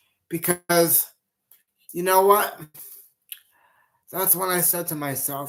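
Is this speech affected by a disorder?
Yes: cerebral palsy.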